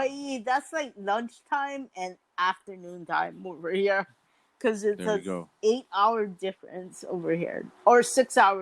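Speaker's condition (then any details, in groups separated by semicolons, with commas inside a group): Mild cerebral palsy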